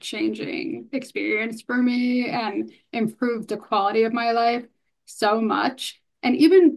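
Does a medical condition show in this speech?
Yes: hearing loss; bilateral, noticed about age 5, analog then digital hearing aids, right ear beyond aid benefit, left hearing aid; right cochlear implant at Johns Hopkins under a year ago, recognition 0% to 93%, considering left implant.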